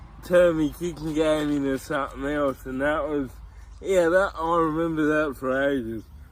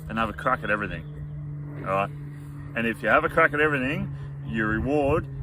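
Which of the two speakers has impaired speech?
The first: cerebral palsy; from birth, tight muscles.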